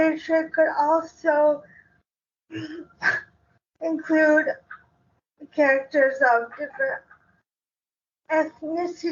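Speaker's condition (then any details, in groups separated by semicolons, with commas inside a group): Cerebral palsy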